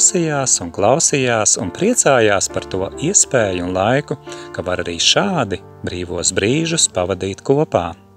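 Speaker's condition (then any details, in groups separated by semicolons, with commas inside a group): No condition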